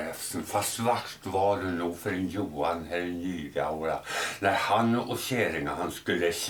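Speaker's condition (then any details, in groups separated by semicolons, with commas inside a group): Tongue cancer, partial tongue removal; partial tongue removal surgery; diagnosed 7 years ago; voice permanently changed, relearned speaking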